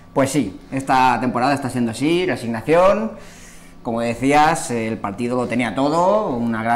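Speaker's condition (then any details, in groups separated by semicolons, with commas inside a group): No condition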